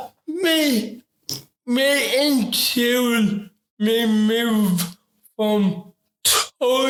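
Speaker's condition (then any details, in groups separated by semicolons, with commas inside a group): Ataxic cerebral palsy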